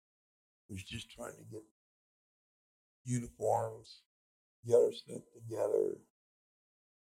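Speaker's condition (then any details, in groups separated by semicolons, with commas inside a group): Speech impediment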